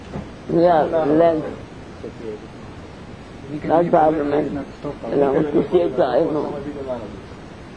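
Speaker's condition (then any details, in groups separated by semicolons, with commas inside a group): Deafness; cannot hear audience questions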